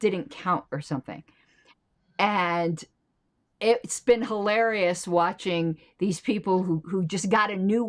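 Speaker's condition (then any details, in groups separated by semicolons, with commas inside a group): No condition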